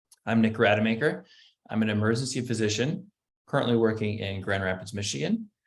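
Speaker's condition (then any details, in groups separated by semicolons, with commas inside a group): No condition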